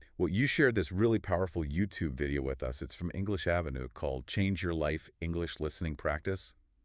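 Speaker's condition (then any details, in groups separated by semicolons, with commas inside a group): No condition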